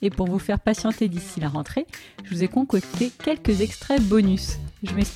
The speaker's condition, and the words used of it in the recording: None; typical speech.